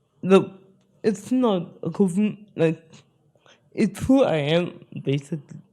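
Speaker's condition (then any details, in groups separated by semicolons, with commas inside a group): Spastic cerebral palsy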